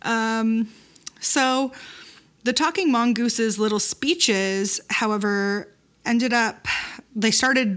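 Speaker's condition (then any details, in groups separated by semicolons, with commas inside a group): No condition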